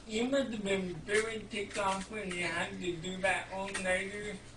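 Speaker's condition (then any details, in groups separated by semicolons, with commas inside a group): Cerebral palsy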